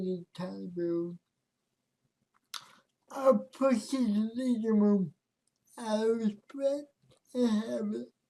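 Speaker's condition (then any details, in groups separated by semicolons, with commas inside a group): Cerebral palsy; speech affected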